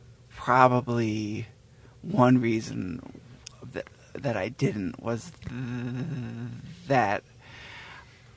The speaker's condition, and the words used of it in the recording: Stuttering. This buildup makes it a fraught word for someone who stutters, as I do.